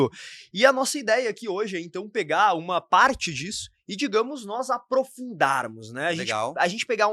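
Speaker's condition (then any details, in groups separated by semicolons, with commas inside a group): No condition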